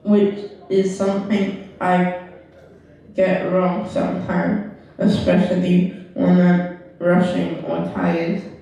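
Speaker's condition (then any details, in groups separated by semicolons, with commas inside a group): Cerebral palsy; left side weaker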